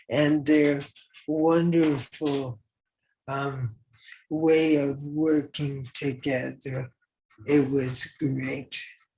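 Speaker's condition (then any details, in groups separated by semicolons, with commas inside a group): ALS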